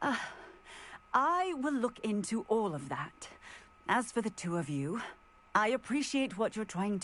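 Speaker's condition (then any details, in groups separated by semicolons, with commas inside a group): No condition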